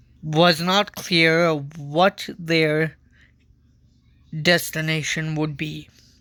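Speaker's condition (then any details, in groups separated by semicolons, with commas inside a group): Cerebral palsy; from birth, walks with walker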